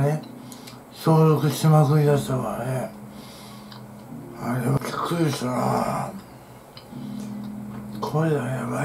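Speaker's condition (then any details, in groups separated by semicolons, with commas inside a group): Tongue cancer, partial glossectomy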